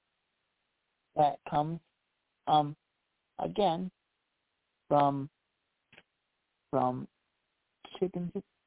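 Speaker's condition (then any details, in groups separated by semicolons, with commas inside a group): Cerebral palsy; walked with walker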